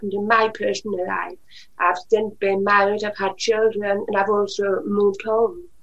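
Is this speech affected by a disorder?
Yes: Usher syndrome (deafblindness), profoundly deaf since birth; genetic, progressive, profoundly deaf from birth, tunnel vision noticed at age 9, cochlear implants after 30 years.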